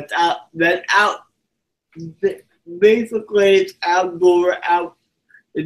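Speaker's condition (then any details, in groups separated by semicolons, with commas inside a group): Cerebral palsy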